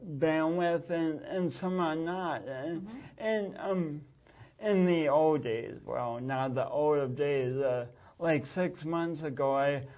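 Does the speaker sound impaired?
Yes: speech impediment from birth oxygen loss; oxygen loss at birth from kinked umbilical cord, born a few weeks early, limited fine motor coordination; pronounced speech impediment since birth, distinguished one-of-a-kind unique accent.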